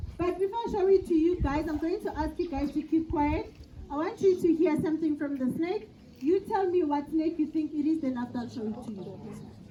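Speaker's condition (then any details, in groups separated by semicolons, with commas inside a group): No condition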